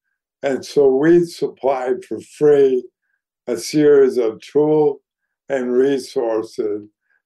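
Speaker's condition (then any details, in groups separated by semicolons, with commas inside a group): ALS; declining health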